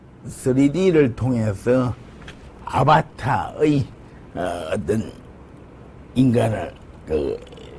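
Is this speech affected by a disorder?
Yes: brain lesion disability; cannot move body freely; speech appears unnatural.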